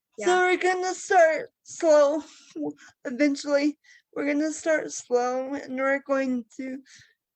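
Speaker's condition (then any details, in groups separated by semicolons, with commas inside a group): Cerebral palsy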